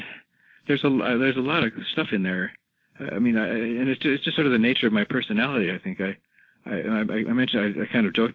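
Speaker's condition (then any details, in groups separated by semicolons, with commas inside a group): Parkinson's disease, rigidity-predominant, no tremor; 11 years into illness, ability to walk almost gone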